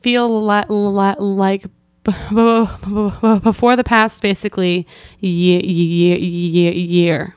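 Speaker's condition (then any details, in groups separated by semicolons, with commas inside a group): Stuttering; therapy over past 3 years: fluency shaping, stuttering modification, voluntary stuttering, subway talks with strangers; stuttering during recording, long repetitive stutter, pauses and takes a breath; big blocks, stops and exhales during blocks, often anticipates stutter before words; repeated sounds, prolonged sounds, blocks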